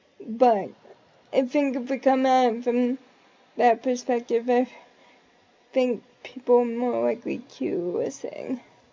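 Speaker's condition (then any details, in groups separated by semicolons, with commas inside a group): Cerebral palsy; quadriplegic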